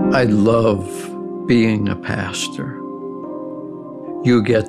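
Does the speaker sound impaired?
Yes: ALS; progressive ALS.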